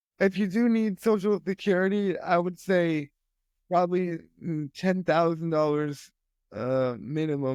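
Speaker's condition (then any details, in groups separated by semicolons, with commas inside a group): Spastic quadriplegic cerebral palsy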